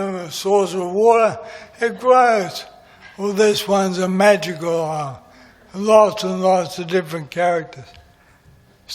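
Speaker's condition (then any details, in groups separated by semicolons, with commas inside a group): MND; affects voice, breathing and hands; voice is going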